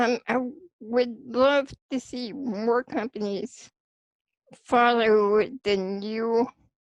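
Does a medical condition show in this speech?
Yes: spinal muscular atrophy.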